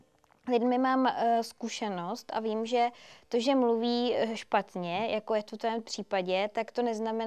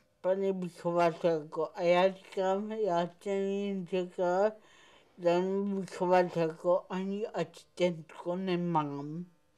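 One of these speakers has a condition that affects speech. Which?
The second: cerebral palsy.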